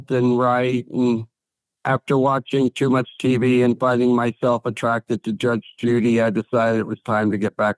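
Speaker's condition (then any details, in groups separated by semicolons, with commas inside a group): ALS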